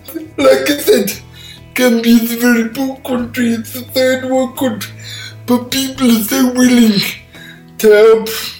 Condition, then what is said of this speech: Cerebral palsy. I find because my speech can take a while to catch on.